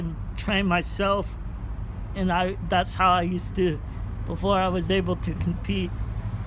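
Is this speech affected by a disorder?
Yes: cerebral palsy.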